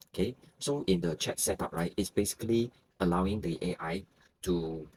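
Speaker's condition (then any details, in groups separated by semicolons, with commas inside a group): No condition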